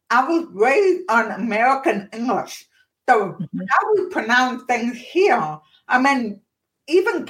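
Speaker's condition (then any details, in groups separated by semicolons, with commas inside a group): Profound deafness; born profoundly deaf, one cochlear implant after youngest child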